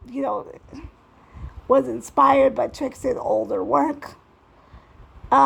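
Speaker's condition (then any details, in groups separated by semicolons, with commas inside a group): Cerebral palsy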